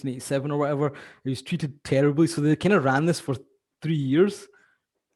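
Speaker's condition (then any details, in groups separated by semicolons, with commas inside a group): No condition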